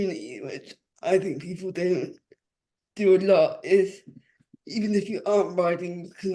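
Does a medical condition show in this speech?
Yes: cerebral palsy and dystonia.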